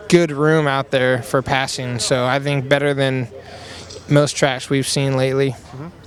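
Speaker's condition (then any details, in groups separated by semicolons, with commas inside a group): No condition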